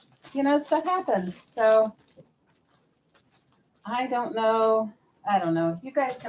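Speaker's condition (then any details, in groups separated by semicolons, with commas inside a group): No condition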